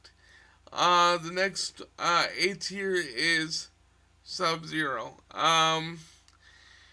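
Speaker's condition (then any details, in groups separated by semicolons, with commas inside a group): Cerebral palsy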